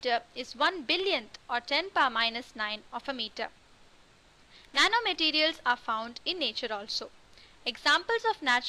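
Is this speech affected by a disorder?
No.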